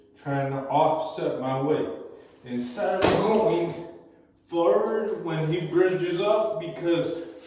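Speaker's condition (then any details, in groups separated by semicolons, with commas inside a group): Cerebral palsy; movement dexterity issues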